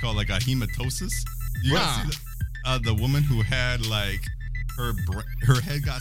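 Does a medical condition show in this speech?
No.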